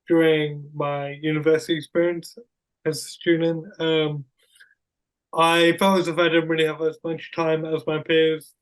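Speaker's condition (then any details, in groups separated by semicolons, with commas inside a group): Cerebral palsy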